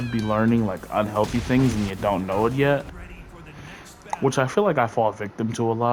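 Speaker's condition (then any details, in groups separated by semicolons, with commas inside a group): No condition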